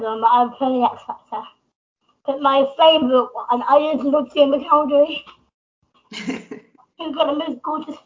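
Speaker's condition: Down syndrome; extra copy of chromosome 21

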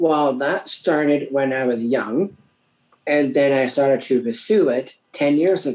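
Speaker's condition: Down syndrome; from birth

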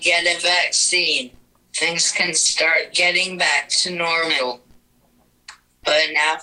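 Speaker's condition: Cerebral palsy, speech-generating device; wheelchair user

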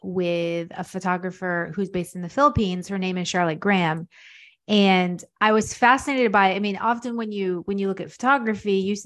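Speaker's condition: No condition

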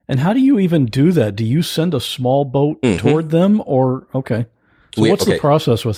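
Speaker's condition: No condition

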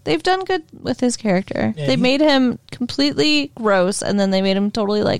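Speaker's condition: No condition

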